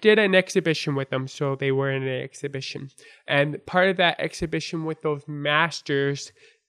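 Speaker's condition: Born deaf; congenital deafness from birth

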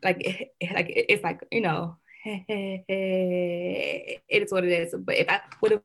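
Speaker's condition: Stuttering; lifelong stuttering, since childhood; in speech therapy, attends irregularly, talks okay when attending; no stuttering when angry, facial grimaces while stuttering, avoids certain words; repeated words, blocks

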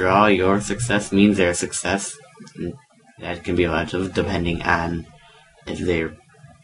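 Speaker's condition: No condition

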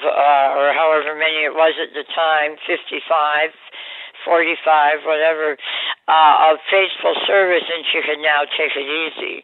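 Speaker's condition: Oral cancer surgery, jaw removal

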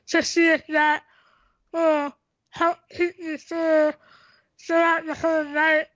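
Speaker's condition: Tracheostomy; congenital cystic hygroma of head and neck, lymphatic system, cysts in airway and esophagus, 50-60 surgeries; doctors predicted never talking, learned to talk, unable to swallow, breathing effortful when running

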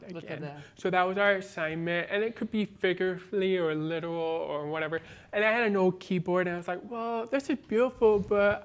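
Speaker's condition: Born deaf, cochlear implant, congenital

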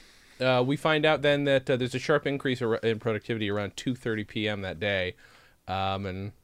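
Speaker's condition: No condition

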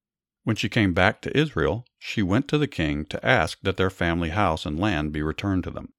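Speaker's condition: No condition

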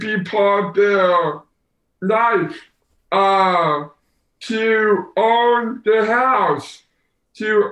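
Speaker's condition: Down syndrome; low muscle tone

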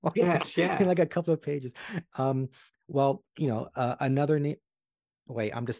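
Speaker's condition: Stuttering; l sound tough, trouble formulating sentences after pandemic isolation, not from stuttering; repeated sounds

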